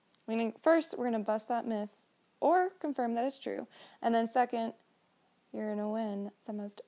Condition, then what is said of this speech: None; typical speech.